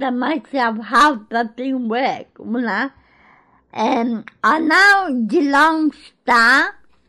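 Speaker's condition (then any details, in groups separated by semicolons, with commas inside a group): Cerebral palsy; cerebral palsy since birth, born in Greece; unable to move without some support; speech problems when young, began talking after attending Gruella school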